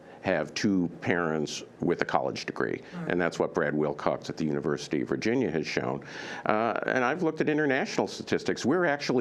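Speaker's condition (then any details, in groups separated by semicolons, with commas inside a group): No condition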